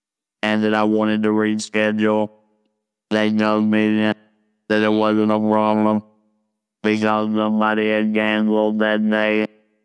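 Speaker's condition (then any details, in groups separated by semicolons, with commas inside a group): Laryngectomy; no current signs of cancer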